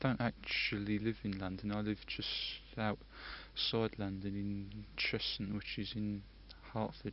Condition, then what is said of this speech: Stuttering. I find that I've vary from time to time quite a lot, depending on circumstances, and how I react to stress has quite an effect on my speech also.